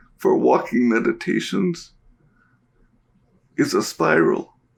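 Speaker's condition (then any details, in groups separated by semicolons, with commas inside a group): Cerebral palsy; diagnosed at birth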